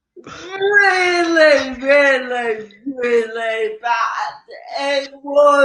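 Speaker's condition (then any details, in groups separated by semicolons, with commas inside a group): Cerebral palsy; slow speech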